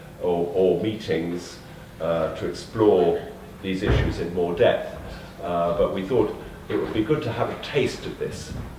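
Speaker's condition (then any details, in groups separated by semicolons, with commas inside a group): No condition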